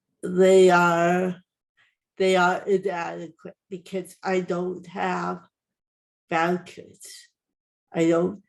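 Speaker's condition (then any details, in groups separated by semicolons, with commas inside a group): Cerebral palsy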